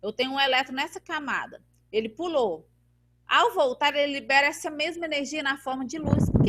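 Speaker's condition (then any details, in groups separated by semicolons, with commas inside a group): No condition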